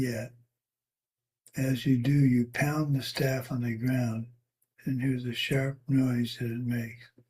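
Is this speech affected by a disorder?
Yes: Parkinson's; tremor varies day to day.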